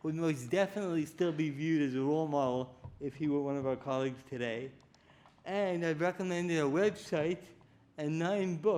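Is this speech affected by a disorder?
Yes: cerebral palsy; diagnosed at age four.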